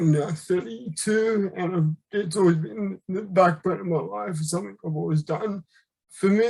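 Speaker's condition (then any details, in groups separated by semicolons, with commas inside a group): Left hemiplegia; left-sided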